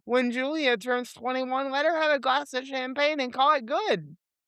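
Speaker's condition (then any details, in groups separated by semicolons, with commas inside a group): Cerebral palsy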